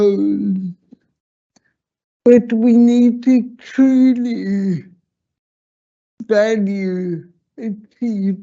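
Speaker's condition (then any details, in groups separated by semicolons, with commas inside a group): Slurred speech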